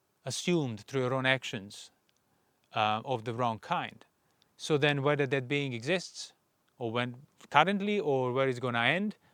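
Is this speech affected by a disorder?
No.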